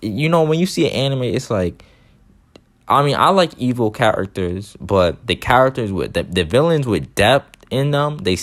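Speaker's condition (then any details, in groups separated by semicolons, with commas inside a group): No condition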